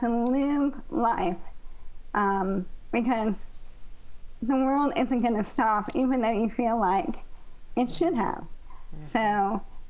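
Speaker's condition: ALS; used amplifier much of the time to be heard

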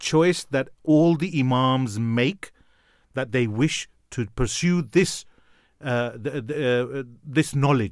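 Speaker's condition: No condition

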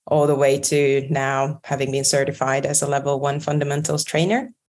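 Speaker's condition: No condition

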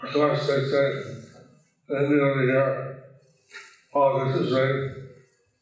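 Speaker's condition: Stroke with facial paralysis; left side of face paralyzed; speech repeated aloud by Vishwamar Vyasas for listeners; some listeners cannot understand speech

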